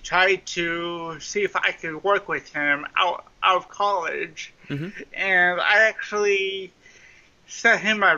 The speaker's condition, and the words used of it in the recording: Cerebral palsy. That's because I have a mild form of cerebral palsy, and I'm going to be joking about my speech impairment throughout the show.